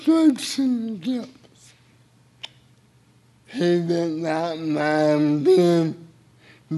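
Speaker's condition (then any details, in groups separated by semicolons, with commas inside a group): Cerebral palsy; speech a little unclear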